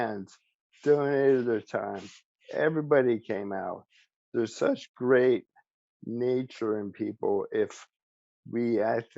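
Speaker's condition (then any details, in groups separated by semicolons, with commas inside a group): ALS; speech still preserved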